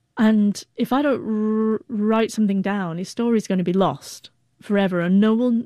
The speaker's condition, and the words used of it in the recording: Stuttering. I mean, really, it's just a different way of speaking.